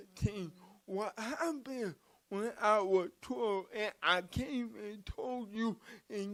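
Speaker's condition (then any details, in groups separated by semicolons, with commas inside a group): Cerebral palsy; from birth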